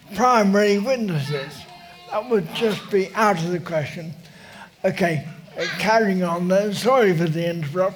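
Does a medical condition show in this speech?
Yes: motor neurone disease; uses wheelchair.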